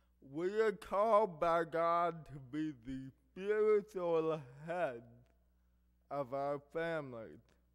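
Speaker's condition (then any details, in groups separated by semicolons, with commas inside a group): Cerebral palsy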